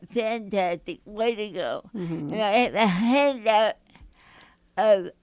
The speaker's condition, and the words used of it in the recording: Cerebral palsy. And I say, if you can't understand me, stop me.